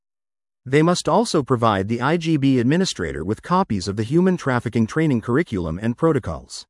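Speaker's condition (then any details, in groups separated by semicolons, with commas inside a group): No condition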